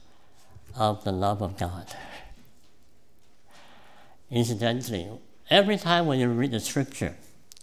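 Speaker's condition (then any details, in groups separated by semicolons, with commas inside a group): Cleft palate; congenital cleft palate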